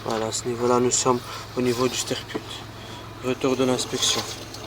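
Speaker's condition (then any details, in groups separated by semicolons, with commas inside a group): No condition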